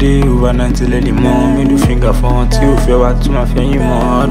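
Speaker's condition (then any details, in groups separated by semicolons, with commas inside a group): No condition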